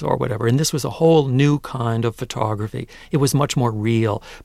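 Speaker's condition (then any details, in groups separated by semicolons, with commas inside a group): No condition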